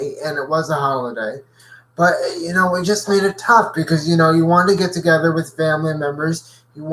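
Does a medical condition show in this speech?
Yes: cerebral palsy.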